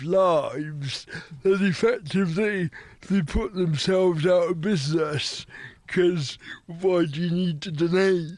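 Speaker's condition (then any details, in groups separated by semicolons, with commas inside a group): Cerebral palsy; wheelchair user, involuntary movement, problems with arms; finds some words hard to say, difficulty with ch sound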